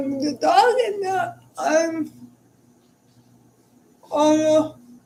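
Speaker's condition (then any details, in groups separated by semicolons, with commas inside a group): Cerebral palsy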